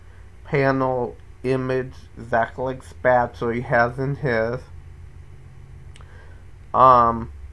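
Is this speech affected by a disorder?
Yes: cerebral palsy.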